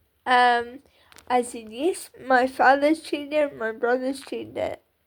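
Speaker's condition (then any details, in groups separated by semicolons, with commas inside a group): Cerebral palsy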